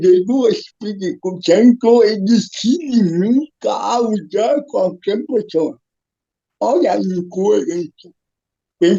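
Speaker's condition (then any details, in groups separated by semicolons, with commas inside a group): Cerebral palsy; physical disability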